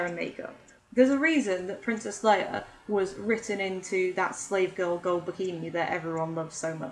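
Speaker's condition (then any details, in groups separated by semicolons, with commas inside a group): No condition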